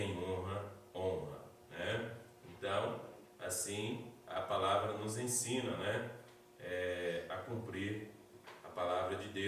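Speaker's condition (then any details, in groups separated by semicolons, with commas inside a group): No condition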